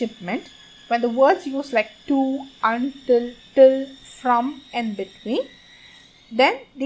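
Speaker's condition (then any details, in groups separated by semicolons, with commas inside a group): No condition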